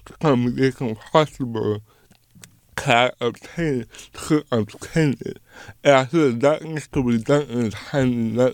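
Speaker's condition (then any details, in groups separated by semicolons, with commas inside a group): Cerebral palsy; lifelong cerebral palsy, dystonia with hand tremors; speech difficult, cerebral palsy and dystonia affect speech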